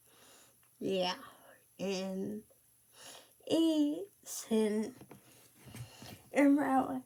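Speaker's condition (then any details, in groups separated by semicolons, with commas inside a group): Cerebral palsy; speech affected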